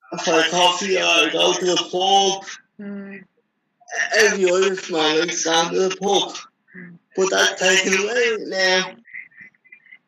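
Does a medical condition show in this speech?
Yes: cerebral palsy; cerebral palsy from lack of oxygen to brain at birth, affects mobility; can speak for himself.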